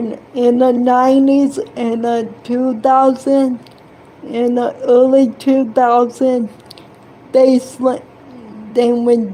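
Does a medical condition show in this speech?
Yes: cerebral palsy; affects hand.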